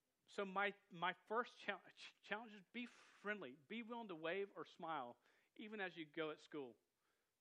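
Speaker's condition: Stuttering; stutter noticed by listeners after speaking in big church, regular youth group unaware of it; repeated sounds, repeated words, prolonged sounds

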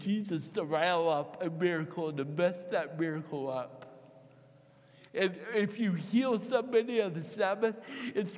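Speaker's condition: Cerebral palsy, mild; head fell forward chin to chest, walking regained through swimming and swim therapy

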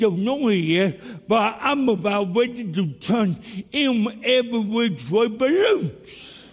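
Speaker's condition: Cerebral palsy; speech impediment

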